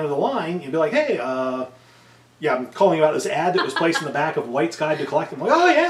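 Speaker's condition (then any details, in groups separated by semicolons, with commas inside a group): No condition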